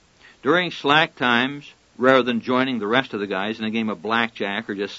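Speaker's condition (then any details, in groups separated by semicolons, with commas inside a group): No condition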